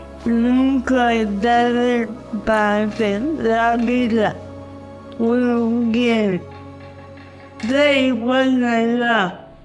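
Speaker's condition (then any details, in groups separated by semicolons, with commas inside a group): Cerebral palsy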